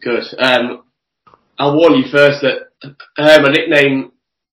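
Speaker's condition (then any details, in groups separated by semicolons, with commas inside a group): Stutter; lifelong stutter since young age, much worse in childhood and at 17, much improved since; stutter more or less squared away, talks freely and at length, may still sound like glitching; possible glitch-like disfluencies, once unable to get words out or say own name, feared phone calls; blocks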